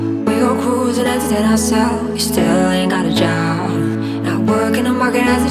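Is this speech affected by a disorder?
No.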